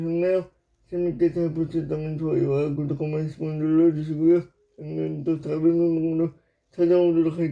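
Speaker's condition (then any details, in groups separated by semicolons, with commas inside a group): Brain lesion disability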